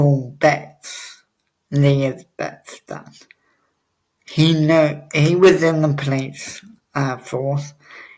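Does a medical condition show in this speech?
Yes: cerebral palsy; obvious speech impediment.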